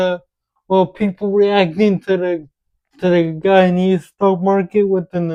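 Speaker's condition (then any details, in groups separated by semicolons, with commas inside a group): Cerebral palsy; with developmental delay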